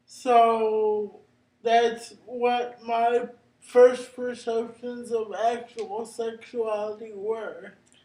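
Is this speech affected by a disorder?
Yes: cerebral palsy; brain injury.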